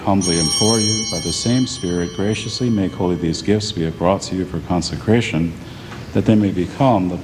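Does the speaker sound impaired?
No.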